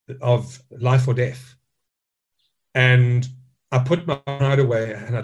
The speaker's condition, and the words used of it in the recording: Stuttering. And we built in a joke about the fact that I have a speech impediment into the dialogue.